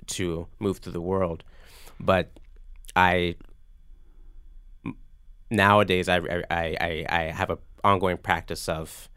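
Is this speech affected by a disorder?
Yes: stutter, block stutter; stutter since childhood, saxophone long used as refuge from speaking, no stutter on piano; mostly block stutter leaving gaps, unpredictable, requires vigilance, stutters most on own first name; here repeated words.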